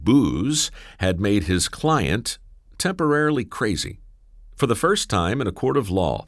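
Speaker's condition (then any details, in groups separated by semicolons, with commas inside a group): No condition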